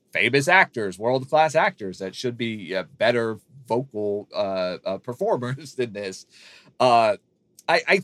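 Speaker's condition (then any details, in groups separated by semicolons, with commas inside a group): No condition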